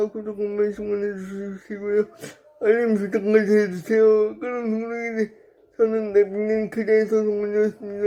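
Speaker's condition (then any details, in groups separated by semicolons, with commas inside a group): Brain lesion disability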